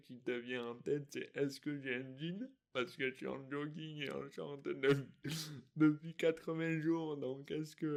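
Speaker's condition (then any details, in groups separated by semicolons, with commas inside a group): Dystonia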